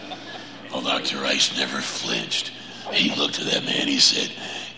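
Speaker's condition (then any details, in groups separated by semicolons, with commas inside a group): Laryngeal cancer; much weaker than before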